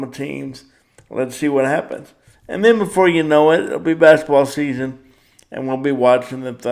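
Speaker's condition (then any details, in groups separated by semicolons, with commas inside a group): Cerebral palsy; power wheelchair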